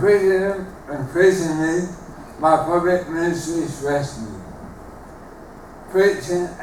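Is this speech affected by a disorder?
Yes: motor neuron disease; terminal.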